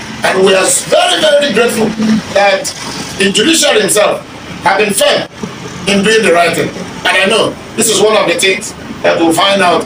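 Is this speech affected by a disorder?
No.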